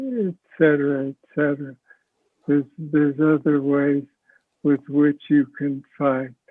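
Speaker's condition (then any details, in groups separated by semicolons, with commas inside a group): Parkinson's disease; speech sounds like mush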